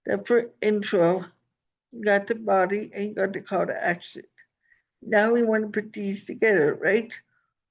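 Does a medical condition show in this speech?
Yes: cerebral palsy.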